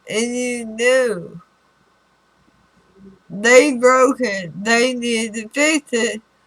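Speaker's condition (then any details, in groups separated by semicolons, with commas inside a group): Throat cancer radiation damage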